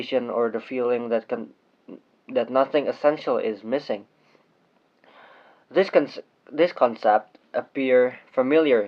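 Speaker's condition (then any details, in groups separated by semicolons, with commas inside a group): No condition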